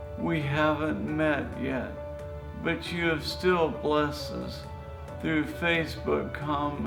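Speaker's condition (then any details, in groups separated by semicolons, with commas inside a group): ALS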